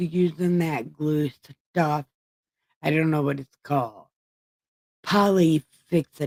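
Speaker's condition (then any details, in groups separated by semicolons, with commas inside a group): Brain injury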